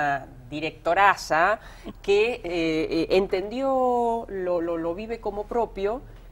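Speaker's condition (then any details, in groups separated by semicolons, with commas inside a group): No condition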